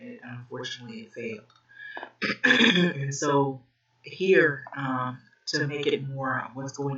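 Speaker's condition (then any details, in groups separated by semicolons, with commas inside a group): No condition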